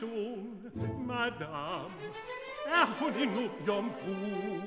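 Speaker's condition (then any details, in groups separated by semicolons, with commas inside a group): No condition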